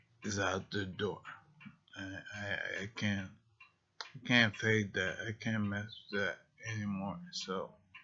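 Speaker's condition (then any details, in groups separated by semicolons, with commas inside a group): Multiple sclerosis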